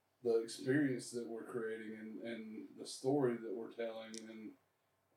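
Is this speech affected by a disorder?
No.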